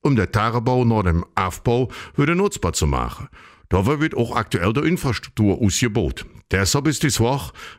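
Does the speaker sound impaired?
No.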